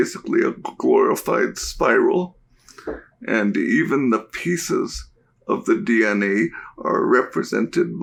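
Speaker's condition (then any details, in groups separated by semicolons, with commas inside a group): Cerebral palsy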